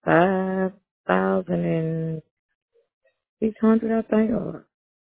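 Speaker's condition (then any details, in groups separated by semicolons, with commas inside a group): No condition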